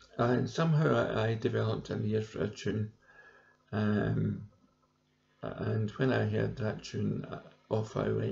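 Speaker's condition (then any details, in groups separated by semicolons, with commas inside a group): Cerebral palsy; present from birth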